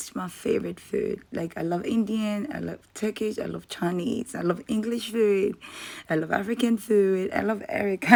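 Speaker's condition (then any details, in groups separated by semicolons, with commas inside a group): No condition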